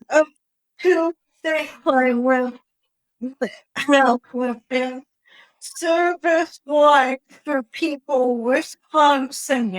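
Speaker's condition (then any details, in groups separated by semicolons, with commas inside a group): Cerebral palsy; wheelchair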